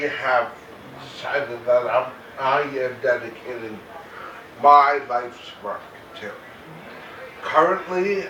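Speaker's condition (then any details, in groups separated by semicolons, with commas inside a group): Cerebral palsy; very mild form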